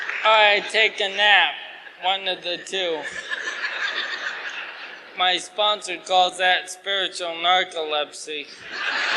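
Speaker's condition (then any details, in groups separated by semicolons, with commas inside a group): ALS; asked to talk slower, clearer, losing voice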